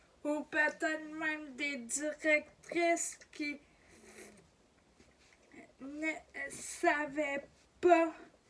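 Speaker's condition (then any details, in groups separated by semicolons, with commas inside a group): Ataxia; degenerative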